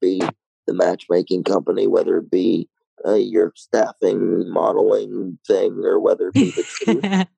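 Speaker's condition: Cerebral palsy, mild

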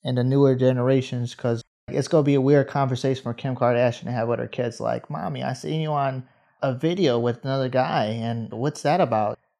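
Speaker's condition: No condition

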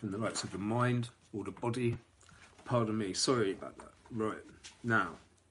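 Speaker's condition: No condition

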